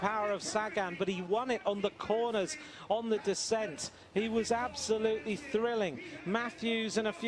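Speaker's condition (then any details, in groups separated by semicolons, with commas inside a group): No condition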